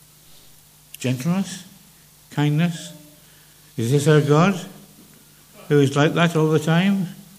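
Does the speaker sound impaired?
Yes: Parkinson's; less clear than before.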